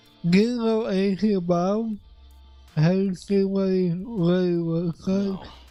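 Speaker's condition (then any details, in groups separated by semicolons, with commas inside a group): Cerebral palsy; affects voice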